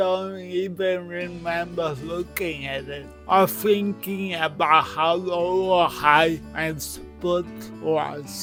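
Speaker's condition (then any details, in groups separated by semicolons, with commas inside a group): Cerebral palsy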